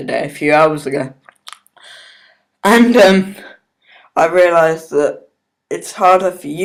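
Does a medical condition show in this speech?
Yes: cerebral palsy; not fully independent.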